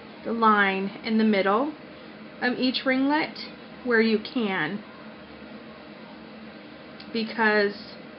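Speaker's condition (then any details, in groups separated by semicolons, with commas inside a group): No condition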